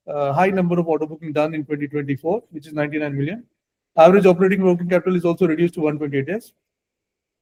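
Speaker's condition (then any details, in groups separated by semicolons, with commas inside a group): No condition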